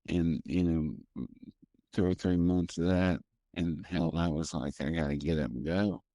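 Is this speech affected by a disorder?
Yes: primary progressive multiple sclerosis.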